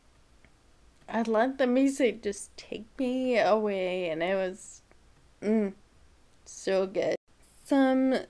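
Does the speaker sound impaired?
Yes: Friedreich's ataxia; diagnosed at age 8, spinal fusion at 17, wheelchair user, legs do not work, rapid side-to-side eye movements; spits when talking or laughing.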